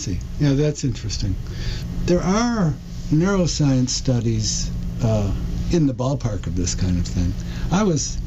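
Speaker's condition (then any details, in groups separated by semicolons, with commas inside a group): Parkinson's disease; diagnosed almost 4 years ago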